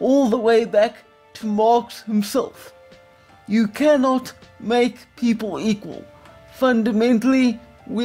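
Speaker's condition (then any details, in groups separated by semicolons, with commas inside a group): Quadriplegic cerebral palsy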